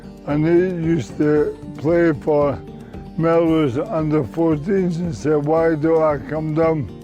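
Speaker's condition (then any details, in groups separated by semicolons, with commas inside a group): Motor neuron disease; terminal, muscle wasting throughout whole body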